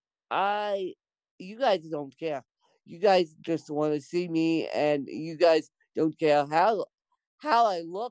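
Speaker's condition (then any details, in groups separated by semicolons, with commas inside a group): Cerebral palsy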